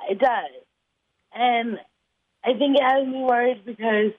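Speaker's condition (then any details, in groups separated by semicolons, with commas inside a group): Cerebral palsy; muscle spasms, trouble holding cup, drinks through straw, uses voice dictation software; chokes on liquids or spills when drinking from cup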